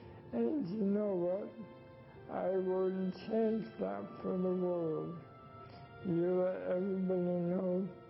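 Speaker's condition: ALS; amyotrophic lateral sclerosis, Lou Gehrig's disease, very short time left; voice tough to understand

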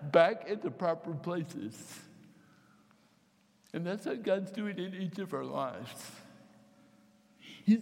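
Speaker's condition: Cerebral palsy, mild; head fell forward chin to chest

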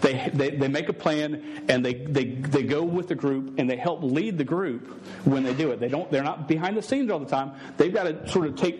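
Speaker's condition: Stuttering; says words would come out all wrong and different if he tried witnessing speech; repeated words, prolonged sounds

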